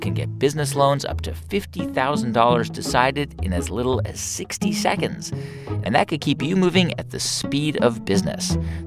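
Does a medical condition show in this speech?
No.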